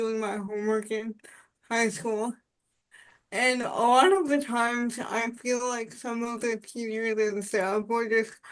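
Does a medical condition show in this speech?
Yes: cerebral palsy; spastic quadriplegic cerebral palsy, from birth, all four limbs, involuntary movements; uses adaptive typing technology, word prediction; voice harder to understand, voice assistants fail recognition.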